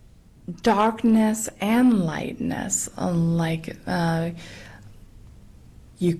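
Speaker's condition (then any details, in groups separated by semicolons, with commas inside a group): Aphasia; acquired after bike accident while exercising, onset three months after graduating, relearned thinking, speaking, getting up; struggles with language and word finding, had to relearn speaking, can sing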